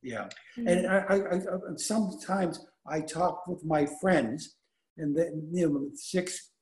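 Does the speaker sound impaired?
Yes: aphasia after stroke; aphasia caused by stroke; still improving daily, very tired every evening; can no longer speak Bulgarian, previously spoken fluently.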